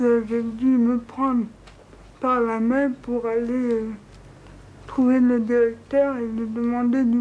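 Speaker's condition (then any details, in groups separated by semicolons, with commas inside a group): Cerebral palsy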